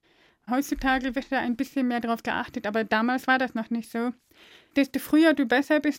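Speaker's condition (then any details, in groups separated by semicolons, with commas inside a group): Deafness; deaf since birth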